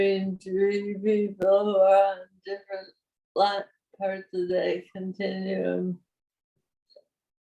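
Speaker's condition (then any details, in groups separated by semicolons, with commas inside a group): Parkinson's; voice weaker than before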